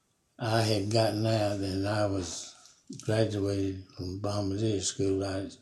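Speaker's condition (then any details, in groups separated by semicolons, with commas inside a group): Parkinson's; no broken bones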